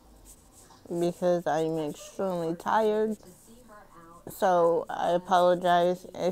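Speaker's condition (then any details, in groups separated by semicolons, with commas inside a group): Cerebral palsy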